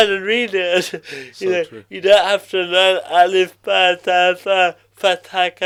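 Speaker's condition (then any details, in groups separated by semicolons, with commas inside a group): Cerebral palsy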